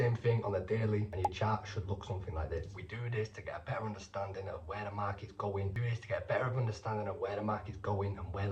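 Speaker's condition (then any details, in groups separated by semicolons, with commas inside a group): No condition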